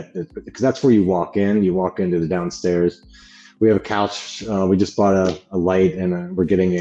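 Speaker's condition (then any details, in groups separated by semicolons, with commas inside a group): No condition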